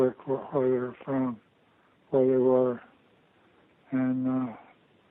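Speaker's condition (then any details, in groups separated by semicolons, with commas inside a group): Parkinson's disease; diagnosed about two years ago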